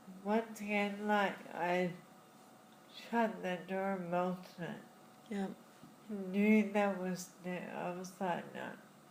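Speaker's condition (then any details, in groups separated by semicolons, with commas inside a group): Friedreich's ataxia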